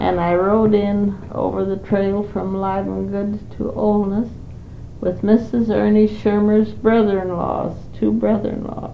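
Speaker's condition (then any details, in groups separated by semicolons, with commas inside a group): Parkinson's; not very able to do much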